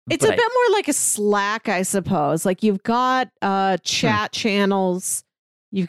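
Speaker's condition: No condition

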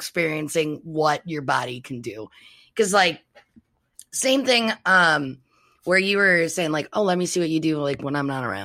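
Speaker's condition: No condition

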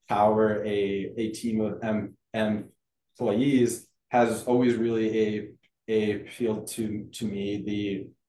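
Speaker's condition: Stuttering; stuttering since childhood; varies by situation, more fluent when confident, healthy and feeling good; repeated sounds, repeated words, blocks

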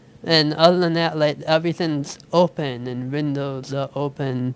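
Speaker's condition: Speech impediment; switched to typing instead

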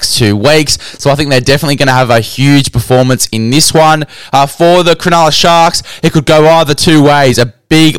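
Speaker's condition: No condition

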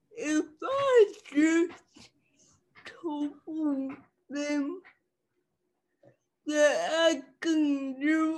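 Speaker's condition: Cerebral palsy; cerebral palsy since childhood

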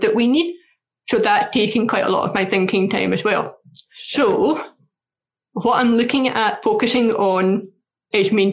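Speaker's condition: Deafness; asks for slower speech

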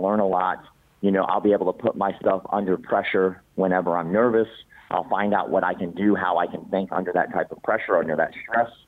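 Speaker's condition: Cleft palate; congenital

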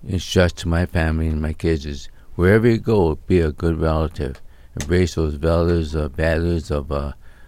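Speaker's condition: ALS; onset year ago, slurred speech, limb and torso weakness

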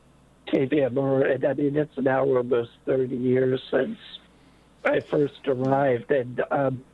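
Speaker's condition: Late-onset Pompe disease; physical activity limited

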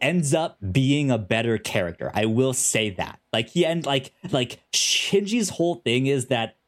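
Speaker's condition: Stutter; speech impediment, self-attributed to brain moving faster than mouth; stutter varies, good and bad days, some days cannot speak, talks fast when excited, mistaken by listeners for a bit; prolonged sounds

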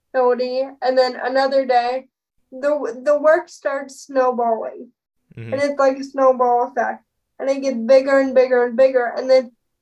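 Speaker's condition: Spastic cerebral palsy; spastic cerebral palsy with rare dystonia, all four limbs, more severe than Mihai's; dystonia increases spasms in back and legs, mostly manual wheelchair, powered when unable to push

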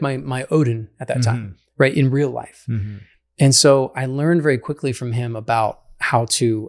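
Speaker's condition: No condition

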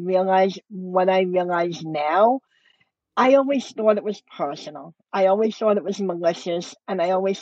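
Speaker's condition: Cleft lip and palate; congenital, surgeries from 2 months, lip and palate closure, nose reconstruction, two bone grafts, ear tubes; adult, upper teeth implant bridge, no front upper bone, last surgery second bone graft early thirties; speech affected, workplace discrimination over how speaks

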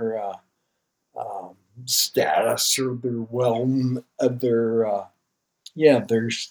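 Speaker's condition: Spinocerebellar ataxia type 3, SCA3 (Machado-Joseph disease); inherited CAG repeat affecting cerebellum, onset noticed as stumbling while marathon training, affects gait, fine motor skills, mood; symptomatic, no current treatment, hoping ASO (antisense oligonucleotide) therapy halts progression without reversing symptoms; speech somewhat distorted, swallowing affected, chokes when swallowing

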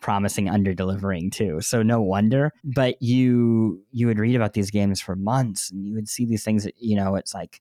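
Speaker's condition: Cleft lip and palate; 2-3 months recovery each

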